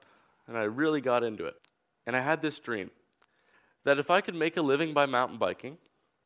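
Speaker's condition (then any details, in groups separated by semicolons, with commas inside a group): No condition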